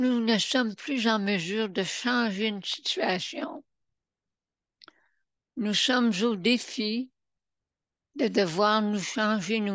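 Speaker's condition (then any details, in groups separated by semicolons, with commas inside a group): Parkinson's disease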